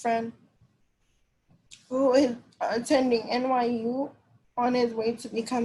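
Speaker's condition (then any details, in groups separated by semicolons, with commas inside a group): Cerebral palsy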